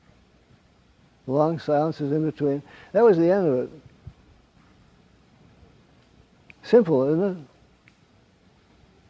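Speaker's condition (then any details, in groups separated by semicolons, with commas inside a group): Parkinson's; wakes at night, gets up around 3 am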